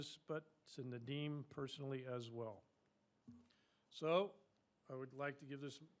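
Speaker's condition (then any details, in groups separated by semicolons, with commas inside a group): No condition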